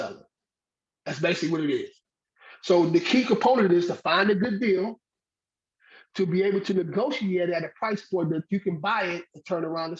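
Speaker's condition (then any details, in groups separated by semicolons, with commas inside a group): No condition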